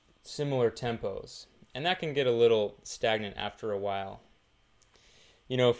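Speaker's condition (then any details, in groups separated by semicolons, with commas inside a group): No condition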